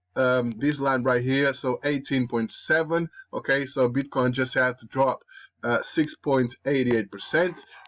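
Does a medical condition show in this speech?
No.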